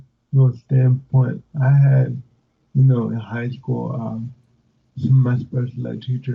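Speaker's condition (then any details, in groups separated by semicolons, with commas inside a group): Cerebral palsy; from birth, affects speech, arms, legs, limited hand use; frequent falls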